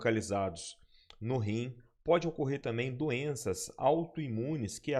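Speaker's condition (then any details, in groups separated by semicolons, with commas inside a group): No condition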